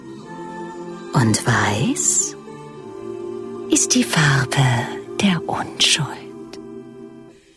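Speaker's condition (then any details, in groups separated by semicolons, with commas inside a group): No condition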